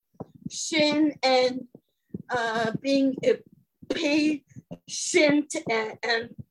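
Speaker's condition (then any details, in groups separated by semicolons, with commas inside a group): Stuttering; prolonged sounds, blocks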